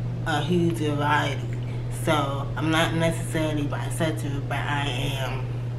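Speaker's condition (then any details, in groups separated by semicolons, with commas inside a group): Cerebral palsy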